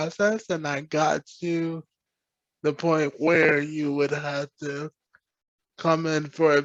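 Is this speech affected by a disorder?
Yes: cerebral palsy; present from birth.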